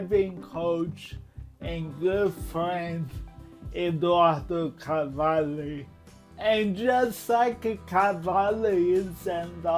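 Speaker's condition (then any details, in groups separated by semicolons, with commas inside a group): Cerebral palsy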